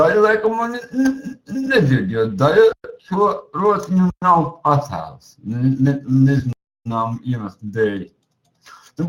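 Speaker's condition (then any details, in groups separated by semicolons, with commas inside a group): Cerebral palsy; since birth; speech not very clear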